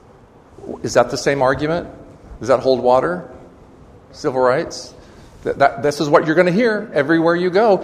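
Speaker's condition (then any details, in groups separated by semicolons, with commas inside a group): No condition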